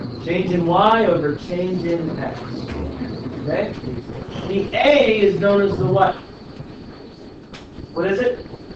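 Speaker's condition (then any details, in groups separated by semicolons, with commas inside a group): No condition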